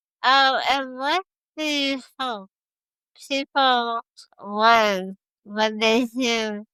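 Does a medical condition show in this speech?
Yes: spinal muscular atrophy type 1, severe.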